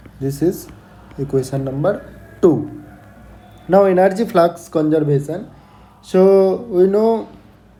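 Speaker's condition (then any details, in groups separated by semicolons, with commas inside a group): No condition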